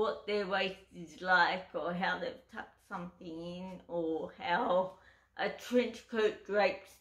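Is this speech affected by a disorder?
Yes: cerebral palsy; uses wheelchair.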